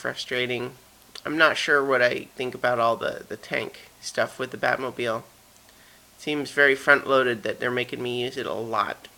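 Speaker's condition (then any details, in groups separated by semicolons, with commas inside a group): No condition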